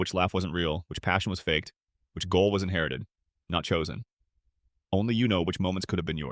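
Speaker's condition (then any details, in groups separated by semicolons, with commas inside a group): No condition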